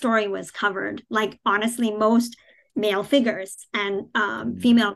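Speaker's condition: Cleft palate; congenital cleft palate without cleft lip, not visible, health struggles continuing into adulthood; childhood articulation problems, hard to understand, years with speech pathologist, speaking Hindi discouraged by early doctors, therapists

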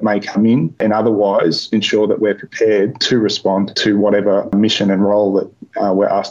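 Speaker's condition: No condition

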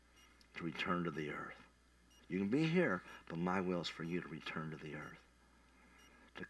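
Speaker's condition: Cleft palate; once stopped breathing

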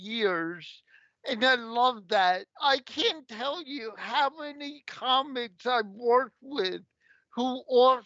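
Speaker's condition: Cerebral palsy; slow walking

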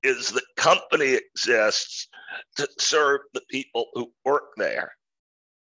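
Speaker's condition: Spasmodic dysphonia; speaking difficult

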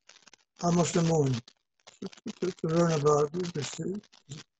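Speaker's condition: Parkinson's disease; not shaking during recording, own system stops shaking most of the time

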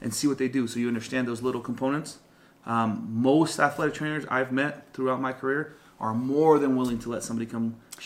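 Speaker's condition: No condition

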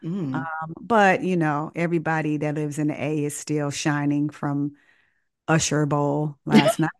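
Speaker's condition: No condition

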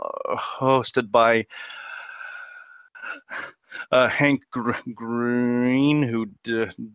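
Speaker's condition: Stutter; prolonged sounds, blocks

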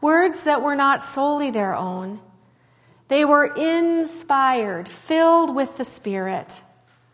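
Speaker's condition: No condition

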